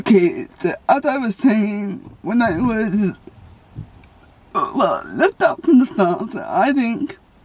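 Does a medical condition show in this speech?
Yes: cerebral palsy.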